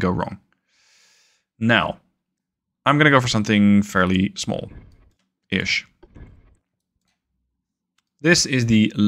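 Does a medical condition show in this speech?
No.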